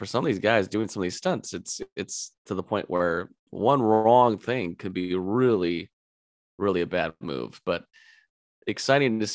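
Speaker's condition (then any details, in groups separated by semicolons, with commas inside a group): No condition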